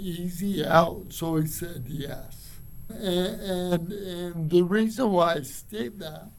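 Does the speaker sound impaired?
Yes: cerebral palsy; from birth, resource and special ed in elementary school, childhood bike riding and teen hiking limited.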